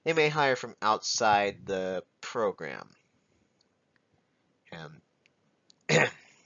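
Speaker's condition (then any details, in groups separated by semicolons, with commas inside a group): No condition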